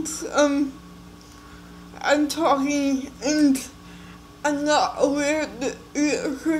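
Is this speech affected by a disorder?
Yes: cerebral palsy.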